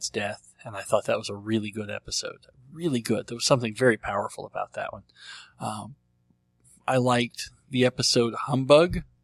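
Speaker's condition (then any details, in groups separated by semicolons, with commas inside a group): Cleft lip and palate; treated as a baby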